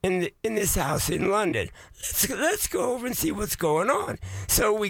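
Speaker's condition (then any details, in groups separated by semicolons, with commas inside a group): Voice changed after vocal cord surgery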